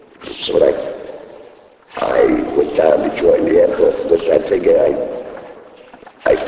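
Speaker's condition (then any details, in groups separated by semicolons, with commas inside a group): Laryngectomy; needs thumb to talk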